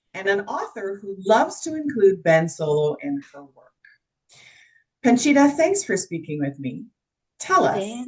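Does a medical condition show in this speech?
No.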